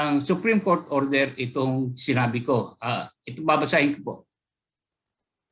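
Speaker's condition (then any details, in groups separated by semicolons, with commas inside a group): No condition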